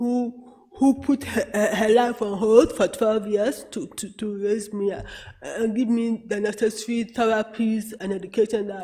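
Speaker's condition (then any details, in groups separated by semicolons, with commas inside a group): Cerebral palsy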